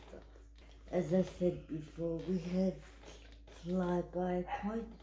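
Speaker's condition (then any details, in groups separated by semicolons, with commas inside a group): Cerebral palsy; wheelchair user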